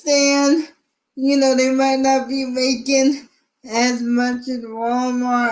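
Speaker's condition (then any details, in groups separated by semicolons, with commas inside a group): Cerebral palsy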